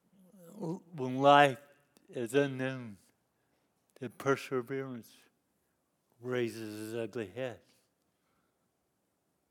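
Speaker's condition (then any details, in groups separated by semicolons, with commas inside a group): Cerebral palsy; lifelong disability since youth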